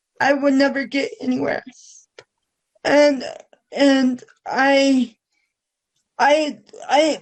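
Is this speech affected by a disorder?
Yes: cerebral palsy.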